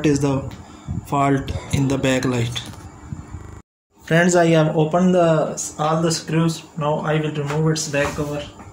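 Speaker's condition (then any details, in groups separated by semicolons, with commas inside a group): No condition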